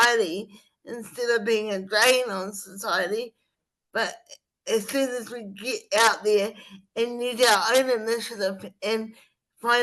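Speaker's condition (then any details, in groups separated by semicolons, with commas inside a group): Spastic cerebral palsy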